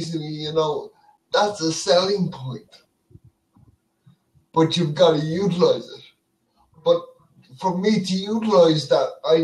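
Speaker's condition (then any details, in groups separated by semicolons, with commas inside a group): Cerebral palsy; speech affected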